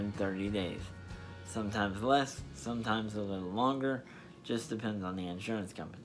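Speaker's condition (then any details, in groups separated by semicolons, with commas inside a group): Spastic diplegia cerebral palsy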